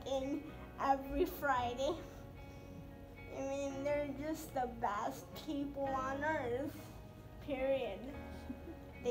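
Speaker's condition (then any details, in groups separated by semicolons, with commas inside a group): Cerebral palsy; present from birth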